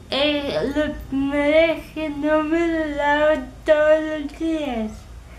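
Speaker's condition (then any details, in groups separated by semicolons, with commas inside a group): Cerebral palsy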